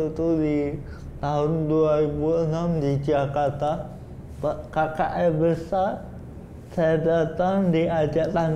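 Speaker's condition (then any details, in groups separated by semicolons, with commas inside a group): Cerebral palsy; cerebral palsy, from birth, delivery error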